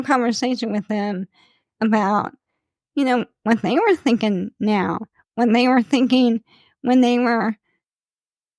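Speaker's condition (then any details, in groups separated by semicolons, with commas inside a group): ALS; slow progressing form; about 20 years since diagnosis, diagnosed at 38; speech slightly slurred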